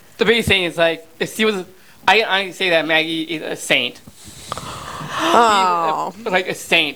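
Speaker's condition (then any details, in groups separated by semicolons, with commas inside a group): Down syndrome; 32 years old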